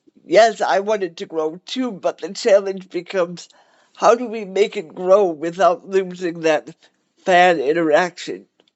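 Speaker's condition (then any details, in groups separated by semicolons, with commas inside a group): Cerebral palsy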